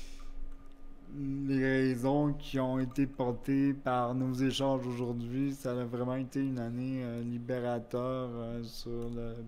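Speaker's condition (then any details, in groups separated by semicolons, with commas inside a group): Cerebral palsy; wheelchair use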